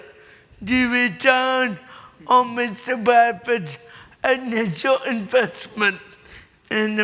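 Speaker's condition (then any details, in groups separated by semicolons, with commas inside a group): Cerebral palsy; born premature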